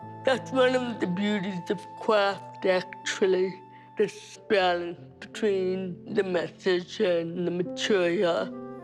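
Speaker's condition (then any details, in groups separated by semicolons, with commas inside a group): Cerebral palsy; speech therapy by age four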